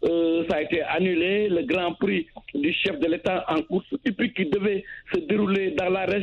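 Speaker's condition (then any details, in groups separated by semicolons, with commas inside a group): No condition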